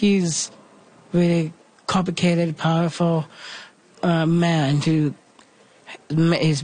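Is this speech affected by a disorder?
Yes: Down syndrome; intellectual disability.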